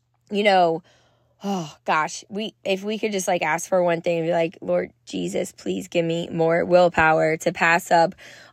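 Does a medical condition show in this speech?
No.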